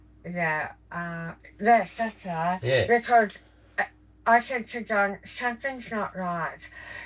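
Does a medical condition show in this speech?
Yes: jaw cancer surgery; tracheostomy.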